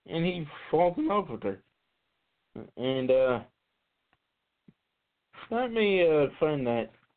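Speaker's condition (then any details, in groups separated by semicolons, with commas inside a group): Cerebral palsy; cannot be hidden when acting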